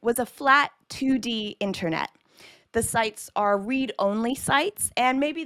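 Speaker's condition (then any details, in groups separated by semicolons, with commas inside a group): No condition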